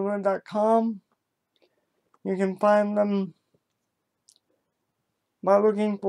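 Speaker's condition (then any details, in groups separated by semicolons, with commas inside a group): Cerebral palsy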